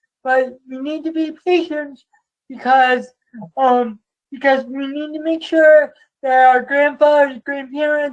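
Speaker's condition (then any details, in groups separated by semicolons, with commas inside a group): Cerebral palsy; from birth, affects movement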